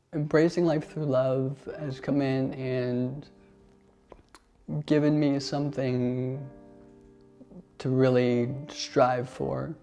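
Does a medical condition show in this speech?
Yes: ALS; massage and aquatic therapy; still has voice, voice loss expected.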